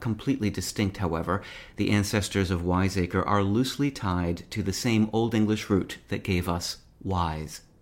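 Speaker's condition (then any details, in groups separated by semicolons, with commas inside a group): No condition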